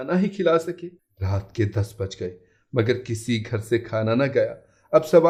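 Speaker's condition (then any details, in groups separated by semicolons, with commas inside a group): No condition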